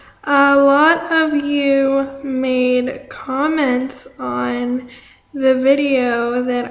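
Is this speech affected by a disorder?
Yes: cerebral palsy; affects arm.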